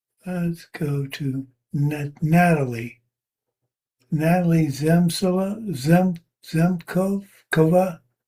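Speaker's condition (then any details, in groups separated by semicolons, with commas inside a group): Parkinson's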